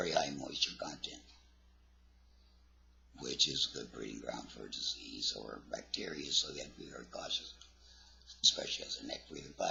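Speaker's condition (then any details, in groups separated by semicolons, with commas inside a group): Laryngectomy; tracheoesophageal puncture, voice prosthesis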